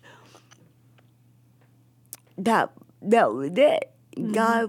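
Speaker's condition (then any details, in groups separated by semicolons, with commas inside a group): Cerebral palsy; affects speech, wheelchair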